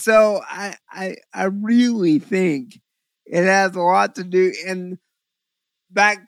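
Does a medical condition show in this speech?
Yes: cerebral palsy; visual focusing difficulty, eyes weird, trouble focusing with VR.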